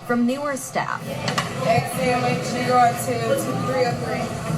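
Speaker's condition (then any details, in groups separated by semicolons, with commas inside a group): No condition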